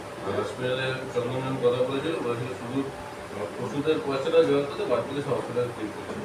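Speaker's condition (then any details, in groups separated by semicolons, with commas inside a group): No condition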